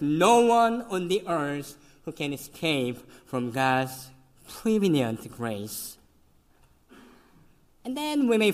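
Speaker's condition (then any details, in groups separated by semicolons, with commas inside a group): Cleft lip and palate; congenital, severe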